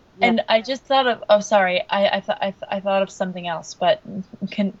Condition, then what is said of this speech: Stuttering. And that was a big part of what I got out of it, because obviously I still stutter a good amount.